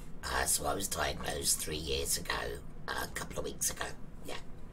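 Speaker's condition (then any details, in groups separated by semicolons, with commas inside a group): Laryngectomy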